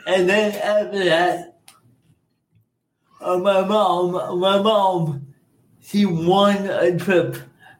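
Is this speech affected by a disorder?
Yes: cerebral palsy; birth oxygen loss, cord around neck, spasms, limited body control, motor deficits, childhood physical, occupational therapy; mid-range severity, speech impairments, speaks without device; speech therapy from age seven with Jeff in Orlando, school speaking device declined.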